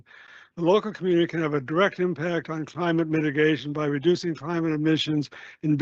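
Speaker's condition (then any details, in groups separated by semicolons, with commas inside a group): No condition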